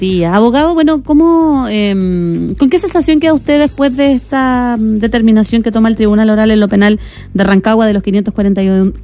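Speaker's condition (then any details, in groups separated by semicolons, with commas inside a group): No condition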